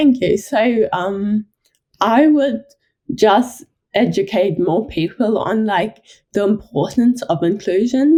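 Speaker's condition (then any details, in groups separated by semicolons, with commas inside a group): Ataxic cerebral palsy; affected, speech therapy in early childhood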